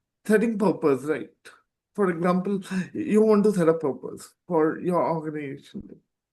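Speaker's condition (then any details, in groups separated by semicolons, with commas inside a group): Cerebral palsy; present from birth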